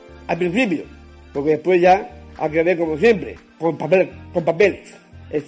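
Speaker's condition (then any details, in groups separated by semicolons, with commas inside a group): Down syndrome; genetic disorder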